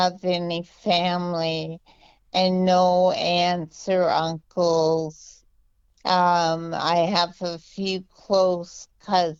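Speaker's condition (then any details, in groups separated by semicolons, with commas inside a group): Multiple sclerosis; diagnosed at age 17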